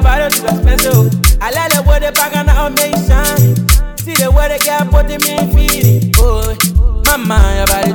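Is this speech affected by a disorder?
No.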